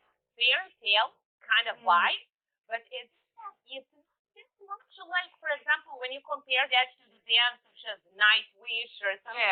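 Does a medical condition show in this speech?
No.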